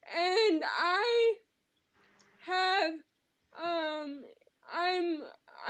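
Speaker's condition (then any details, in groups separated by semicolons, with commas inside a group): Quadriplegic cerebral palsy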